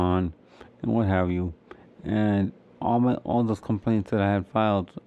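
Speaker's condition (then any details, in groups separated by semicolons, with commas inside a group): Cerebral palsy; wheelchair user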